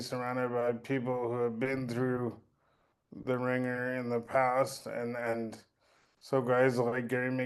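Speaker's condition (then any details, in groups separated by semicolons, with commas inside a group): Cerebral palsy; since birth, birth complications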